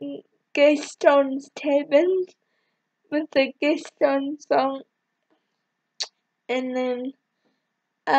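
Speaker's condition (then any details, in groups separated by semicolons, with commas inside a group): Cerebral palsy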